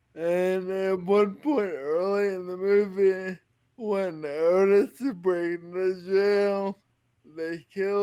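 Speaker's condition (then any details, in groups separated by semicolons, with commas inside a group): Friedreich's ataxia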